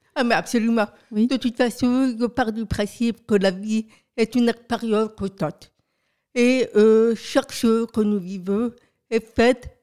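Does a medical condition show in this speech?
Yes: profound deafness from birth.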